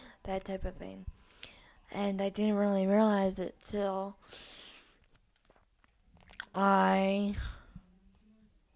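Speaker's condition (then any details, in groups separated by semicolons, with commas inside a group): Cerebral palsy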